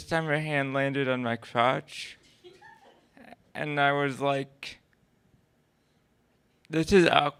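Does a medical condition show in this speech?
Yes: cerebral palsy; oxygen deprivation at birth.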